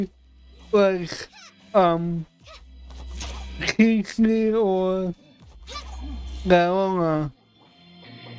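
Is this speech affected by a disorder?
Yes: cerebral palsy; affects voice.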